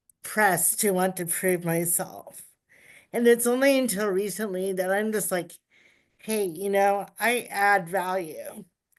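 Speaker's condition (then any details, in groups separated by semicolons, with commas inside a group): Cerebral palsy; uses power wheelchair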